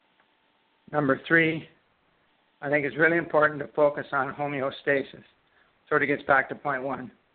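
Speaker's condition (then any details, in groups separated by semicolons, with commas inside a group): Parkinson's disease; left index finger tremor, diagnosed 4 years later by Ontario neurologist, then left hand weakness, dexterity loss; most symptoms persist, shuffling walk, freezing about 2 years, no medication, healing mantra, daily walks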